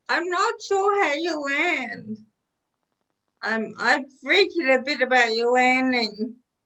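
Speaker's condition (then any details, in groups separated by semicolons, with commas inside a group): Ataxia; can breathe, can equalize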